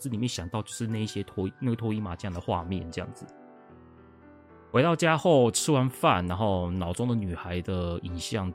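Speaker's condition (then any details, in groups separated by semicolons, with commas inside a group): No condition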